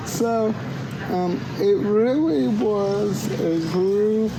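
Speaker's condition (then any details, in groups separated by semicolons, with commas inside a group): Cerebral palsy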